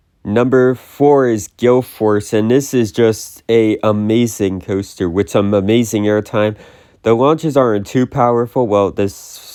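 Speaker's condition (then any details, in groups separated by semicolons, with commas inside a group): No condition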